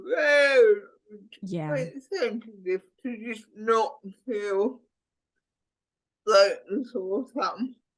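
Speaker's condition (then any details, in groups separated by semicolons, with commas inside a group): Cerebral palsy; speech impediment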